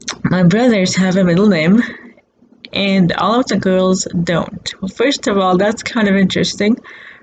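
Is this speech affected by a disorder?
Yes: cerebral palsy.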